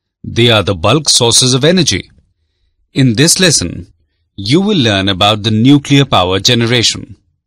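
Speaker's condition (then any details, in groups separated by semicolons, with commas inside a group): No condition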